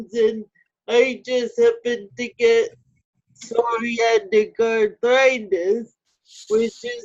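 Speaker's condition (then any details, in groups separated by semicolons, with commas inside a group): Cerebral palsy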